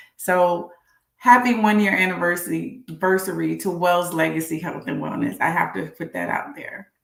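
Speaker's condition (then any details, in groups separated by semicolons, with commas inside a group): No condition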